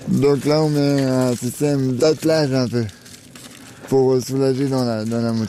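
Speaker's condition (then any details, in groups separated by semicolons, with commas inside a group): Cerebral palsy; cerebral palsy from extreme prematurity, born at six months, twin pregnancy, neuromotor brain cells damaged; six personal care assistants in rotation around the clock, used dual ski piloté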